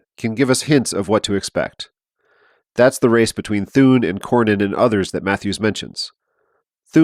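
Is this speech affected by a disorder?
No.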